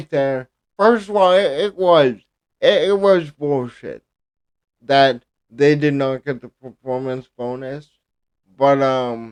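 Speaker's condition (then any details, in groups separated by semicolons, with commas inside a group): Cerebral palsy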